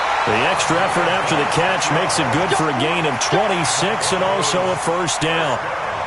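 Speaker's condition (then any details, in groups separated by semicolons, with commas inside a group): No condition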